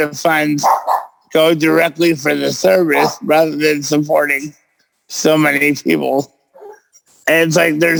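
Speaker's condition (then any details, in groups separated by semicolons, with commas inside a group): Cerebral palsy; present since birth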